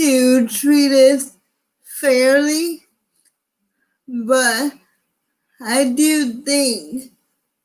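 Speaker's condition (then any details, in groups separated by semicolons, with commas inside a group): Cerebral palsy; from birth, difficult delivery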